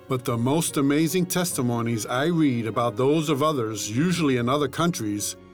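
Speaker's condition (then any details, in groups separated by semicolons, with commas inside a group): No condition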